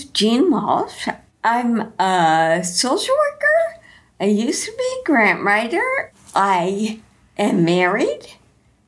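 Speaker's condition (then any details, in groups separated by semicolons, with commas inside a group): Friedreich's ataxia; slurred speech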